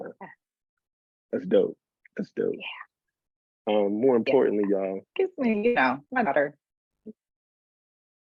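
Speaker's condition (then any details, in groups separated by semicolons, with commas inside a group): No condition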